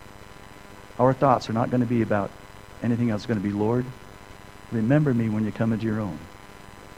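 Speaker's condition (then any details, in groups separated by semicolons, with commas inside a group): No condition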